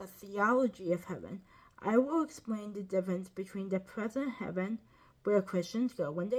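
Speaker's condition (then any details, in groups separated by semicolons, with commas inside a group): Cerebral palsy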